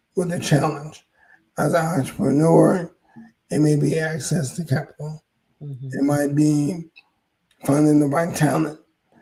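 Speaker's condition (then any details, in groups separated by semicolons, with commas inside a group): ALS; hoarse voice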